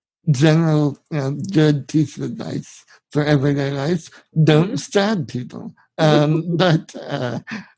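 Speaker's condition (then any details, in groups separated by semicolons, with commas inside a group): Spinal muscular atrophy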